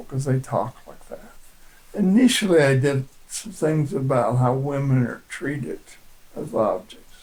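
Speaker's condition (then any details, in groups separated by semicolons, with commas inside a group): Parkinson's disease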